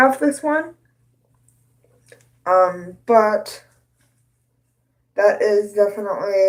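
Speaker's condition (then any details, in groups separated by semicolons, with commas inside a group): Cerebral palsy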